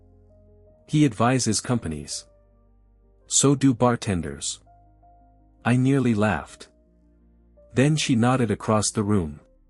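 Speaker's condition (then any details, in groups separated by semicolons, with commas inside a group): No condition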